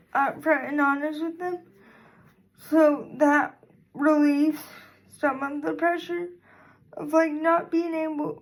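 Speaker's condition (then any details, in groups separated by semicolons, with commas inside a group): Cerebral palsy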